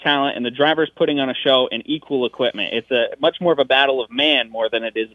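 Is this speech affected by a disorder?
No.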